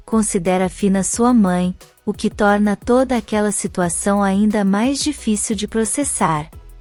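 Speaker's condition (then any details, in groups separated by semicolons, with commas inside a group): No condition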